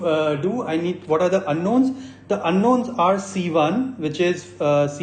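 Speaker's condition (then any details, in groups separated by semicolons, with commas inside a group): No condition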